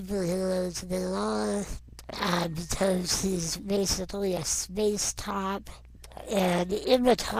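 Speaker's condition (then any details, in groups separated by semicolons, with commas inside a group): Non-progressive muscular dystrophy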